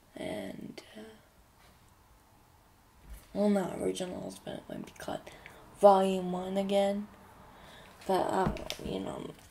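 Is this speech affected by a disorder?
Yes: cerebral palsy.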